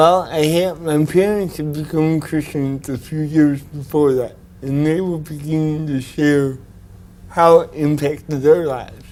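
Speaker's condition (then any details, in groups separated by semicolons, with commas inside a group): Cerebral palsy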